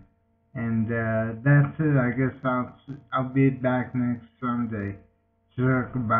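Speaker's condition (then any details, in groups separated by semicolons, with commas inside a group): Multiple sclerosis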